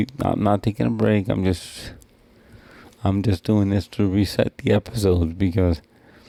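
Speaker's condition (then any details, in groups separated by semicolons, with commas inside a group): Cerebral palsy; wheelchair user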